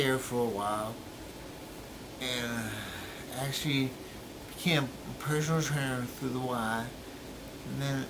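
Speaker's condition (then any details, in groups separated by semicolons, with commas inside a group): Brain injury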